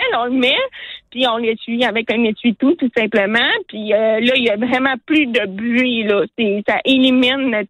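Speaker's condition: Hearing loss; uses cotton mask with soft transparent plexiglas window so lips can be seen

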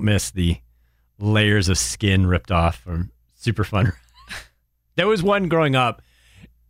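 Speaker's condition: No condition

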